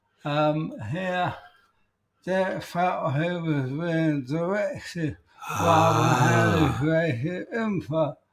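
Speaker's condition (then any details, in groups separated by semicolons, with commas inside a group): ALS; voice may sound peculiar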